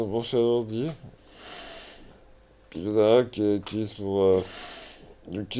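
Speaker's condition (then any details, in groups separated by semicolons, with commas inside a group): Duchenne muscular dystrophy; reduced mobility; moves only thumb, uses trackball and two switches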